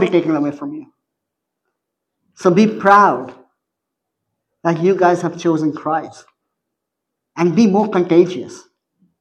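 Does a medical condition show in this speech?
Yes: cleft palate; congenital cleft palate.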